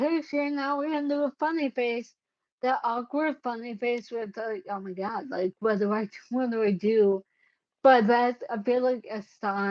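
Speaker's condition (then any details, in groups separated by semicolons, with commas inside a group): Cerebellar ataxia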